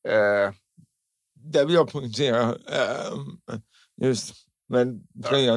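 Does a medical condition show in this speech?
Yes: cerebral palsy; tongue fully stiff in childhood, shorter tight muscles, crooked hip, left leg turns inward; self-described speech defect still present, sounds not quite like others; childhood speech therapy to train speech, tense tongue, all s-sounds through nose as child.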